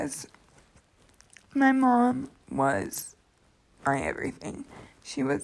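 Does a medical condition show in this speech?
Yes: cerebral palsy.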